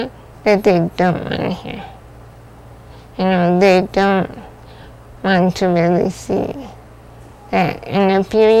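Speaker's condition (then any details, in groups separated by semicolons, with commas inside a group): Spinal muscular atrophy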